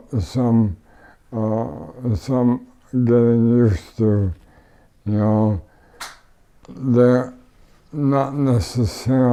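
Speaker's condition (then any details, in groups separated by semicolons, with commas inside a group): ALS; tracheotomy, wheelchair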